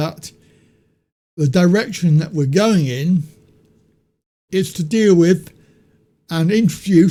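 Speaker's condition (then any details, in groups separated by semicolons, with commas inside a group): Cerebral palsy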